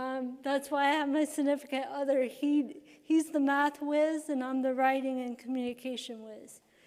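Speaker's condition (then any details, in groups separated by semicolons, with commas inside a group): Cerebral palsy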